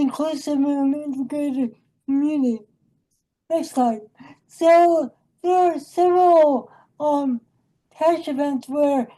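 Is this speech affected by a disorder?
Yes: cerebral palsy; from birth.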